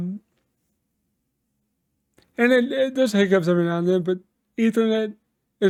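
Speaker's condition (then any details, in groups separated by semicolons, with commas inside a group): Cerebral palsy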